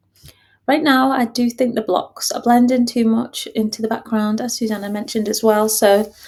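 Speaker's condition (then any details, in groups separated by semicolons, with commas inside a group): No condition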